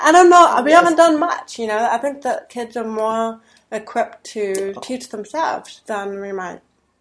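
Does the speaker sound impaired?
Yes: deafness; deafness diagnosed at age 3, residual low-frequency hearing, hears men's voices better than women's; hearing aids that help, lip reads, sign language; raised oral, 11 years of speech therapy, practiced mouth and tongue movement.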